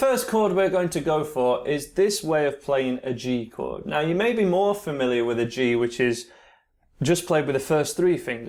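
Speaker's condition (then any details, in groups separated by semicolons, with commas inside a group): No condition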